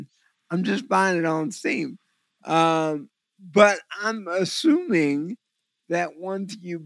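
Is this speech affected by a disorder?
Yes: cerebral palsy; trouble focusing with VR.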